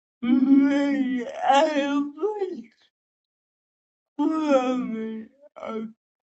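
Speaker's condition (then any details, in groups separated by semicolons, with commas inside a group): Cerebral palsy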